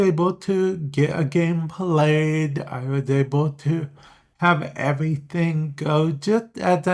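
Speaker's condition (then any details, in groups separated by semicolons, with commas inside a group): Cerebral palsy; affects speech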